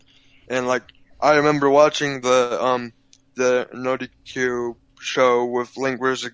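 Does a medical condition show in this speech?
Yes: cerebral palsy, physical only.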